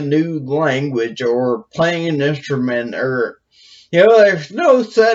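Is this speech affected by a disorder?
Yes: brain injury; speech affected.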